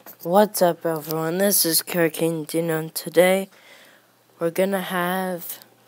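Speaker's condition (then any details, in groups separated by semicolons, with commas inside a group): No condition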